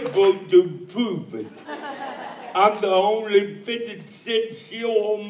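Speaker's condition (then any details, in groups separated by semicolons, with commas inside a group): Cerebral palsy; speech still sounds atypical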